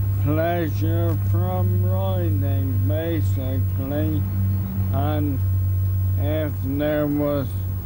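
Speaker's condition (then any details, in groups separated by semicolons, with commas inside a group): Motor neuron disease; muscles not doing what they should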